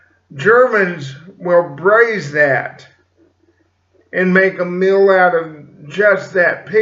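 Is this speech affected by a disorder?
Yes: cerebral palsy; slight speech impediment.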